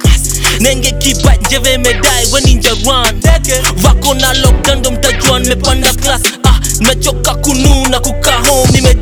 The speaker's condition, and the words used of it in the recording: No condition.